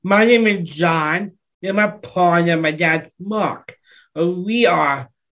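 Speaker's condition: Down syndrome; brief replies

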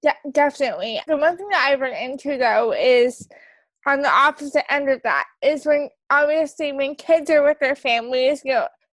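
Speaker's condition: Cerebral palsy; wheelchair use

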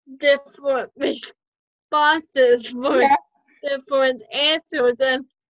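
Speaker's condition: Cerebral palsy, spastic quadriplegic, mild

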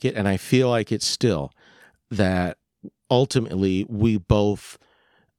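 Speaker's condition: No condition

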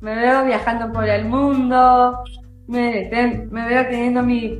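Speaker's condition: Down syndrome; from birth

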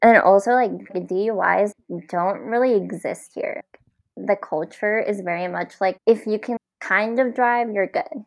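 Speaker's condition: Cleft palate; congenital

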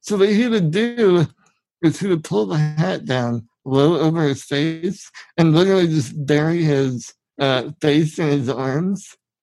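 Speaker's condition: Spinal muscular atrophy, severe; genetic

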